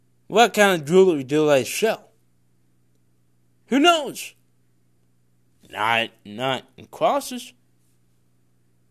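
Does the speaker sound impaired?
Yes: cerebral palsy; congenital.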